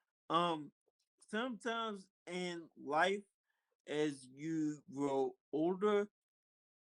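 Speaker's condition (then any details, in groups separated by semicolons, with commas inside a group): Multiple sclerosis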